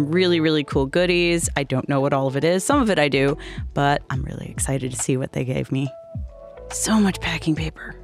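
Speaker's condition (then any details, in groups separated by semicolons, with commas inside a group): No condition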